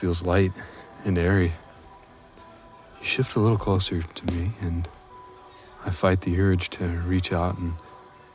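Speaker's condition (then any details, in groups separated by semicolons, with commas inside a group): No condition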